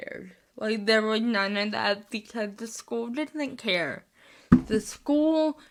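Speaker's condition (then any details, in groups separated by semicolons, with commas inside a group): Spastic cerebral palsy, mixed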